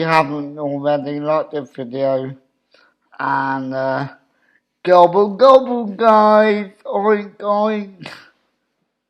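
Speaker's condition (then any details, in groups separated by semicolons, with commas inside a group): Cerebral palsy; wheelchair user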